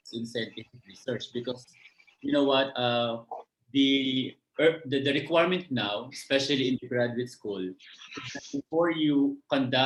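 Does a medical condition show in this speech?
No.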